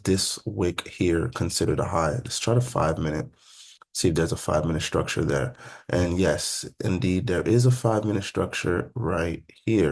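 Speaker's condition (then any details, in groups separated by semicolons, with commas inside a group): No condition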